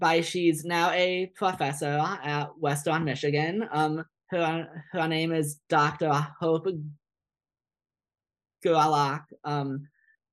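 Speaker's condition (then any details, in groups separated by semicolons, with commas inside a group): Stuttering; onset very early in childhood, speech therapy since childhood, including with an SLP who stutters; occasional word and phrase repetitions, restarts; repeated words, blocks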